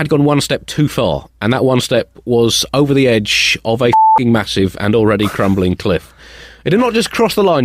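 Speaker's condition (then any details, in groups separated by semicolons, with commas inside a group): No condition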